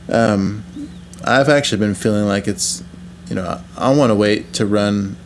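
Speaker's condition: No condition

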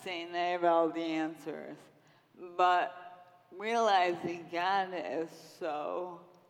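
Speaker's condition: Friedreich's ataxia; over two decades since onset, uses wheelchair, service dog

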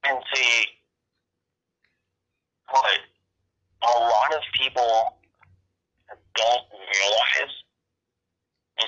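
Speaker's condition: Cerebral palsy, very rare form; speech affected

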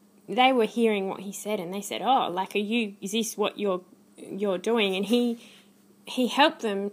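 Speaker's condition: No condition

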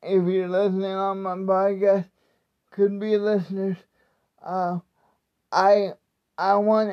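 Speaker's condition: Cerebral palsy; speech not affected by disability

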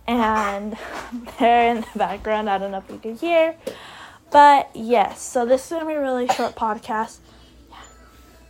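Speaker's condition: No condition

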